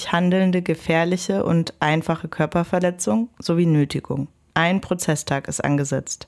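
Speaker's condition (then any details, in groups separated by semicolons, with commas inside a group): No condition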